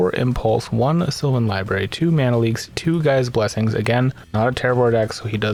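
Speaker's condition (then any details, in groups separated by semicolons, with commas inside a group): No condition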